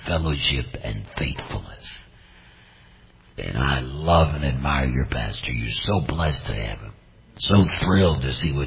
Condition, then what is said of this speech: Laryngectomy. I do know that if my mother were still alive, she would say to me, how dare you speak to me in that tone of voice?